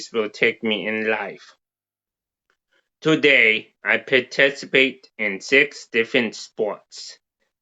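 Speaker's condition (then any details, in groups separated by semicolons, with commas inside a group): Cerebral palsy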